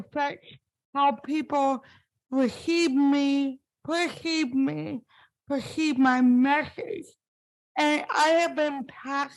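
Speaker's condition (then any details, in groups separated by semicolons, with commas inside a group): Spastic cerebral palsy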